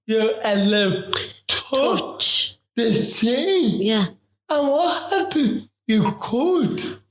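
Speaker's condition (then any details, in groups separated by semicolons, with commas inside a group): Ataxic cerebral palsy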